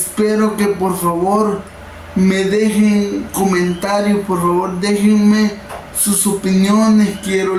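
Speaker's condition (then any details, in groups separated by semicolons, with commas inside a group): Cerebral palsy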